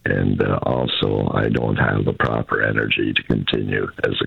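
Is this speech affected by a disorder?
Yes: throat cancer; throat cancer as fifth bout of cancer, four earlier cancer bouts; recovered, ongoing throat trouble, low energy; voice affected by throat cancer.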